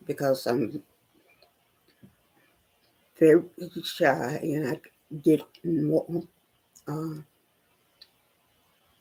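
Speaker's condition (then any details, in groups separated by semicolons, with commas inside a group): Spinal neurosarcoidosis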